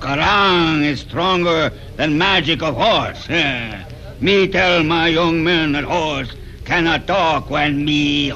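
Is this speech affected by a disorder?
No.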